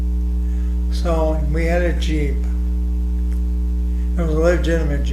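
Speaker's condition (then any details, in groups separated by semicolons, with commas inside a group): ALS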